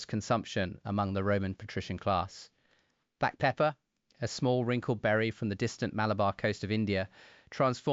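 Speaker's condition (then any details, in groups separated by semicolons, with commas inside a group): No condition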